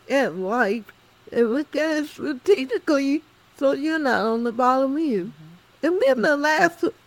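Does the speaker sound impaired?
Yes: cerebral palsy; speech affected, cognition intact; employers reluctant to hire because of speech.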